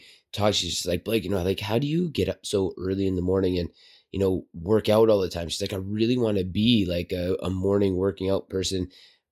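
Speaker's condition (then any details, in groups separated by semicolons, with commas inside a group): No condition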